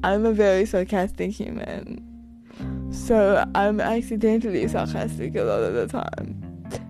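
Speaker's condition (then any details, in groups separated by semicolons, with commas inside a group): Cerebral palsy; full-time wheelchair user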